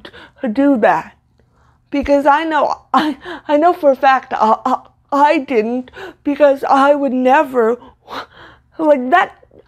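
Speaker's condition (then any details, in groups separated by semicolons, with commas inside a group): Cerebral palsy, severe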